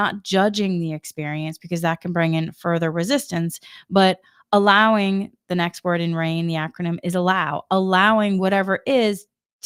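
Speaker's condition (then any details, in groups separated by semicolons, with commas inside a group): No condition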